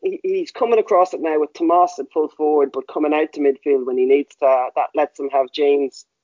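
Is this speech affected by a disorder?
No.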